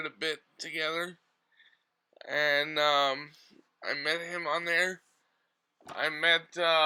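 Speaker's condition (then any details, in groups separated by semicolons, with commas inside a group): Cerebral palsy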